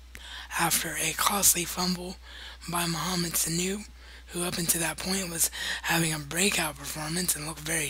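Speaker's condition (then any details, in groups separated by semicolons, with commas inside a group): Cerebral palsy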